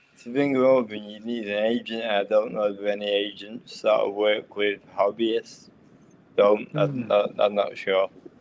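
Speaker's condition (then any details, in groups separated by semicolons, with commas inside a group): Cerebral palsy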